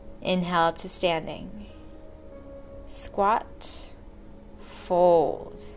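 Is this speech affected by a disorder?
No.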